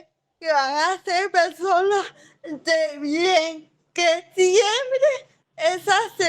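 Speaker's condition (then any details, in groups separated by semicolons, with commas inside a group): Cerebral palsy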